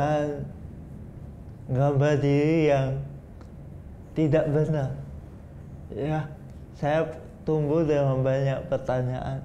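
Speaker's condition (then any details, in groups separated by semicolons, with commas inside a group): Cerebral palsy; cerebral palsy, from birth, delivery error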